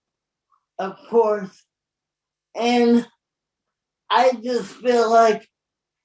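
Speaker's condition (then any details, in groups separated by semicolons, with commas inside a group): Cerebral palsy; born very premature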